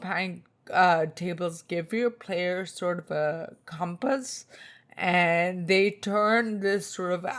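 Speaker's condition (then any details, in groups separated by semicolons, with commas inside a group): Spinocerebellar ataxia type 2, SCA2; tongue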